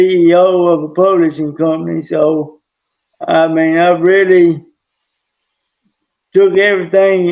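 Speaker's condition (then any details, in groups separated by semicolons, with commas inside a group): Traumatic brain injury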